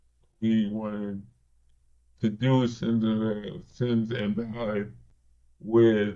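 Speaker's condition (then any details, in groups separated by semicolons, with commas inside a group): Cerebral palsy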